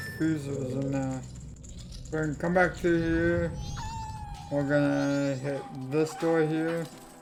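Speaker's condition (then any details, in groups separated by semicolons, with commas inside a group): Cerebral palsy; affects legs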